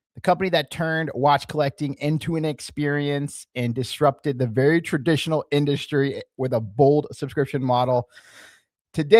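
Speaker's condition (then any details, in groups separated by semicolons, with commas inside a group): No condition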